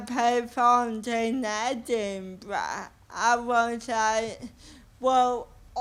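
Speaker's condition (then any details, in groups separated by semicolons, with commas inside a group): Cerebral palsy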